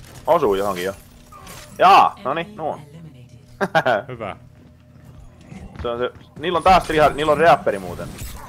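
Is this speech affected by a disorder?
No.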